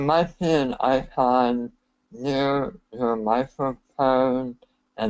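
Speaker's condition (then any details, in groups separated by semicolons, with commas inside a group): Head and neck cancer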